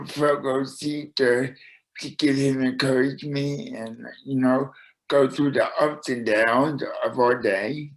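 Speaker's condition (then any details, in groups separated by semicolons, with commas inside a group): Cerebral palsy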